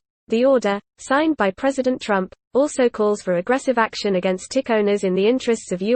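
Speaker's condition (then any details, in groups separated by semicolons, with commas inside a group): No condition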